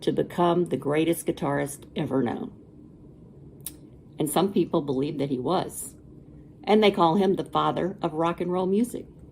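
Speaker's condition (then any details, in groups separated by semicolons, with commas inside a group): No condition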